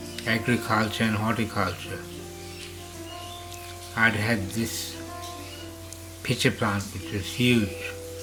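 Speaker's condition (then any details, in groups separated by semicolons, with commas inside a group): Parkinson's disease; hypersalivation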